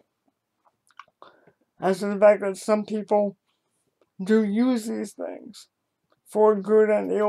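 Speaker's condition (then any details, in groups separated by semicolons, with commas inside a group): Cerebral palsy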